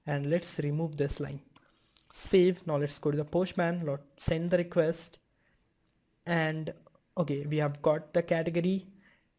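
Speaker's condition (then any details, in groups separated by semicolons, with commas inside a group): No condition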